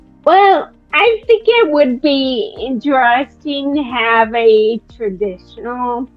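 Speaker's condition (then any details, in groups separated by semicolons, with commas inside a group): Friedreich's ataxia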